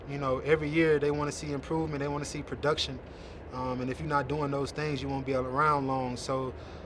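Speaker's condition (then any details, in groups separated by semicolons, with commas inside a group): No condition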